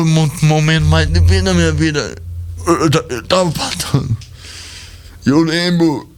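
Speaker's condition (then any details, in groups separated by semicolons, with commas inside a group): Cerebral palsy; speech not normal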